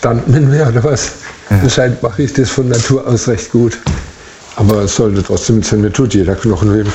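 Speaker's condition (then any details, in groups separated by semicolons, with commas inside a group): Parkinson's disease; first symptoms around age 40, arm not swinging while walking, physiotherapy unhelpful, diagnosed by medication response; 15 years since diagnosis, 20 since first symptom, symptom-suppressing medication, near-falls daily, needs care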